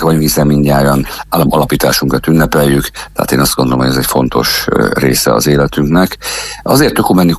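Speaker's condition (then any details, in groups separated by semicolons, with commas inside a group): No condition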